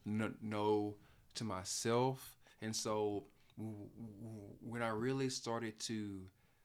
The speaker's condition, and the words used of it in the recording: Stuttering. And so even though I still stutter when I talk, that isn't hindering me from doing a